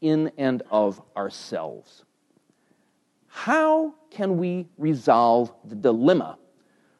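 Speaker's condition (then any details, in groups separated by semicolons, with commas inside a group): No condition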